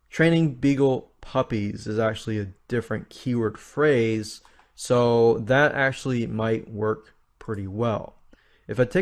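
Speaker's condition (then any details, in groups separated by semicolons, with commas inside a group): No condition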